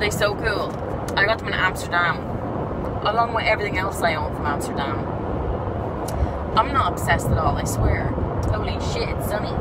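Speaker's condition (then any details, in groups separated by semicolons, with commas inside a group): No condition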